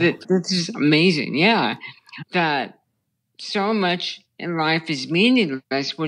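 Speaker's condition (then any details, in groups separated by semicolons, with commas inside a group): Brain stem tumor; childhood onset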